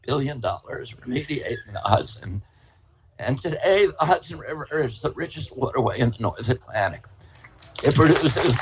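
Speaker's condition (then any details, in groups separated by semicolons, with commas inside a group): Spasmodic dystonia; voice trembles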